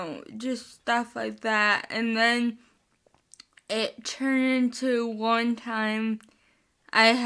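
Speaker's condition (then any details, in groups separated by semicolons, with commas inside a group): Spastic cerebral palsy, mixed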